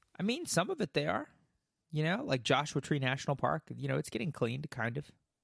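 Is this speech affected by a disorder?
No.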